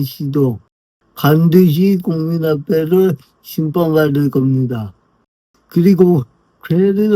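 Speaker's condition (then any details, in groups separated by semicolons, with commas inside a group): Brain lesion disability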